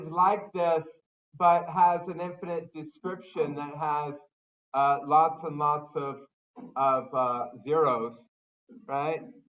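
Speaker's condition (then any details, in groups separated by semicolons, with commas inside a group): No condition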